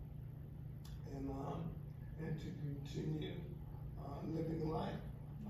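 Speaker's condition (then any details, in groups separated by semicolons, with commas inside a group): ALS; onset in hands with cramping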